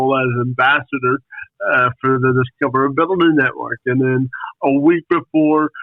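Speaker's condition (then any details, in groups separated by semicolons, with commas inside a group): Spastic quadriplegic cerebral palsy; age 32, medical options exhausted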